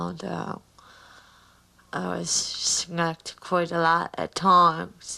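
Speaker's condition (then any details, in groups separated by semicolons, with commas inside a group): Cerebral palsy; mild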